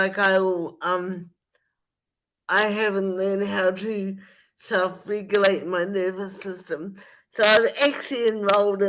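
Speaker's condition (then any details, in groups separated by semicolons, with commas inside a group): Spastic cerebral palsy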